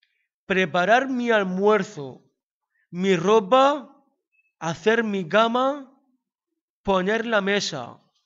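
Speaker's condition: Down syndrome

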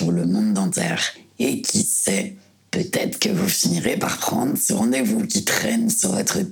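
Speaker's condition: Vocal cord cancer; head and neck cancer of vocal cords, onset under age 30

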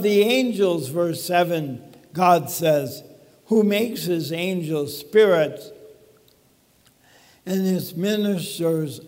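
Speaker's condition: ALS; talking a little bit funny

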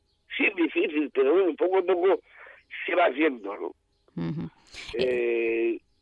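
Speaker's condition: Down syndrome; genetic, extra chromosome

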